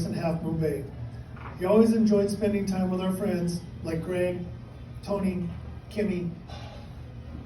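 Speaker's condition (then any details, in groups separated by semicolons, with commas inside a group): No condition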